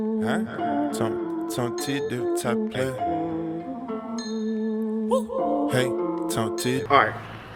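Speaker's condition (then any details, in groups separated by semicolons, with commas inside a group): No condition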